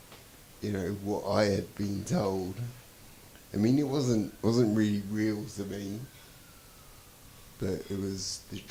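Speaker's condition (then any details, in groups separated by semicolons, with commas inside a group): Traumatic brain injury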